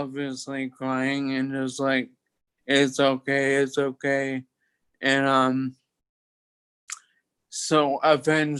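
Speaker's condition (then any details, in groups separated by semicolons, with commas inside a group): Toxic leukoencephalopathy, locked-in syndrome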